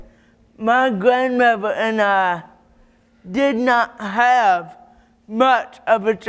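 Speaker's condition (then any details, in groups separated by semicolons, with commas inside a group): Cerebral palsy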